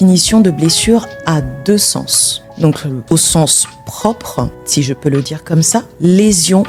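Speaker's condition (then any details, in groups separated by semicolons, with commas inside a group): No condition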